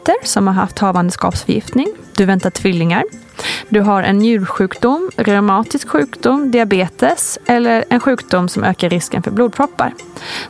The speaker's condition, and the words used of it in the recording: None; typical speech.